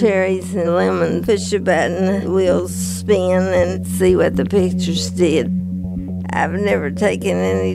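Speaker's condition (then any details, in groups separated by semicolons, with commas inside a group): Parkinson's disease; onset early 50s, first full-body tremor with fall, Requip for years, symptom-free, dose increased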